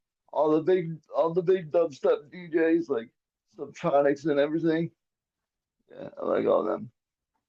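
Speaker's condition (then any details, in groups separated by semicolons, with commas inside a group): Cerebral palsy, quadriplegic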